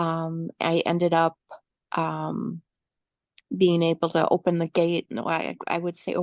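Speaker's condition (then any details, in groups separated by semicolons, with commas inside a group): No condition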